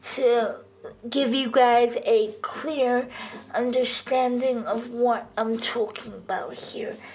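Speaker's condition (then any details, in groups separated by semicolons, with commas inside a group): Cerebral palsy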